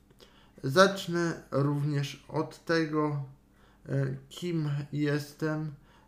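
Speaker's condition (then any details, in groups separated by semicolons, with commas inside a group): Cerebral palsy; cerebral palsy from birth, wheelchair user, cannot walk or stand on legs, arms partly impaired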